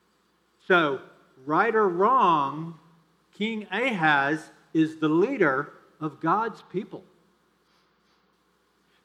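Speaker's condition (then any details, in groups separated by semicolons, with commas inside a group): No condition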